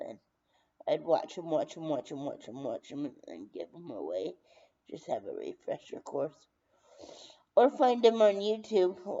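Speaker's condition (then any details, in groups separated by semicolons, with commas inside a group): Brain injury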